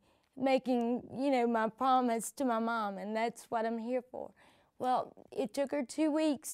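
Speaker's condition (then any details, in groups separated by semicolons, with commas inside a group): Cerebral palsy; from birth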